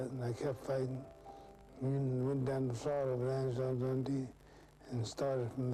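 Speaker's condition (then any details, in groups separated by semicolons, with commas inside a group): Parkinson's syndrome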